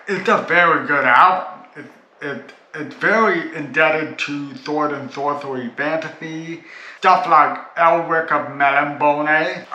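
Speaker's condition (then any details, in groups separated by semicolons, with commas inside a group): Cerebral palsy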